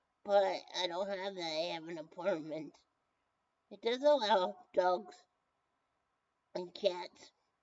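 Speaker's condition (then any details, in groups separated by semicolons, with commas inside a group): Brain injury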